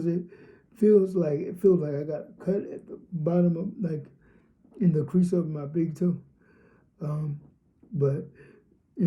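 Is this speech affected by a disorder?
Yes: cerebral palsy, spastic diplegia.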